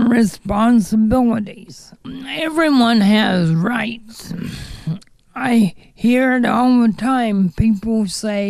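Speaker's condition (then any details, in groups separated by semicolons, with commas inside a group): Cerebral palsy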